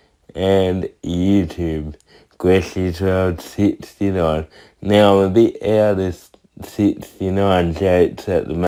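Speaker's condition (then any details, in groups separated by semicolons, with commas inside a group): Cerebral palsy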